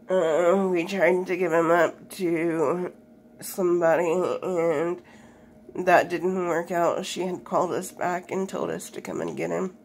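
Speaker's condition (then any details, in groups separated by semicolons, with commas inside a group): Cerebral palsy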